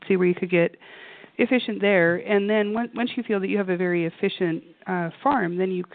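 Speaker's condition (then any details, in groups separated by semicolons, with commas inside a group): No condition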